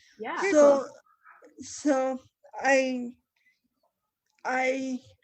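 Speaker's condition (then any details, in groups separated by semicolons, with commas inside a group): Cerebral palsy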